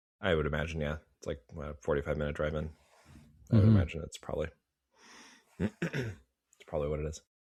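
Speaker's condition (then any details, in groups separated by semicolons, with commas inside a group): No condition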